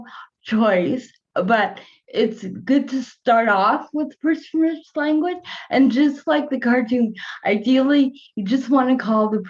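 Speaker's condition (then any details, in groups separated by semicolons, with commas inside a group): Cerebral palsy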